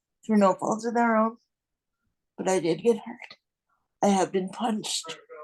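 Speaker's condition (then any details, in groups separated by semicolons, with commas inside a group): Cerebral palsy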